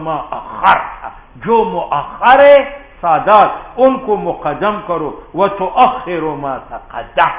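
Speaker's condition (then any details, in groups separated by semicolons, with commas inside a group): No condition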